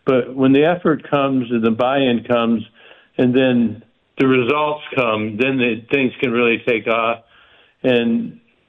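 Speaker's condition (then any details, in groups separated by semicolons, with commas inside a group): Parkinson's; stays active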